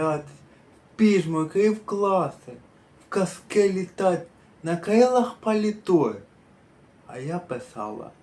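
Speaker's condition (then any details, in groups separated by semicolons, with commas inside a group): Cerebral palsy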